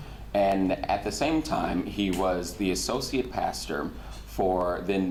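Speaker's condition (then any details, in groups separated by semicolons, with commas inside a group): No condition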